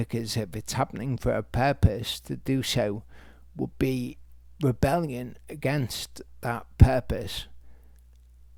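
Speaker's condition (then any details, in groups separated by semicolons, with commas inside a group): Multiple sclerosis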